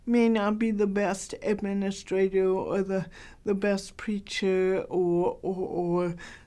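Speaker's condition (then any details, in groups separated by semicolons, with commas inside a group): Cerebral palsy, mild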